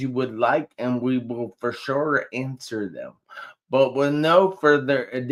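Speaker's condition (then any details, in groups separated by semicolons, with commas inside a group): Traumatic brain injury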